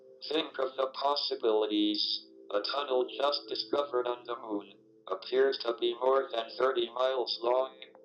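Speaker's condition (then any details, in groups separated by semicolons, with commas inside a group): ALS, speech-generating device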